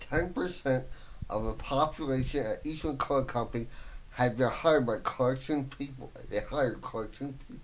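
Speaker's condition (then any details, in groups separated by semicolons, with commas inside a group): Voice box damage, traumatic brain injury; listeners misjudge as mentally impaired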